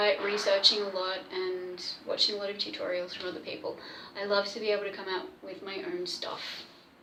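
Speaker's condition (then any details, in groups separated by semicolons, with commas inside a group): No condition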